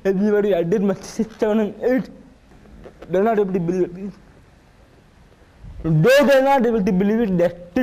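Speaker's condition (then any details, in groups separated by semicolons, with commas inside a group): Cerebral palsy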